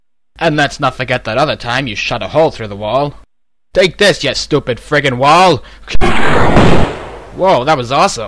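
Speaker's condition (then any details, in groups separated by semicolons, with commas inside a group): No condition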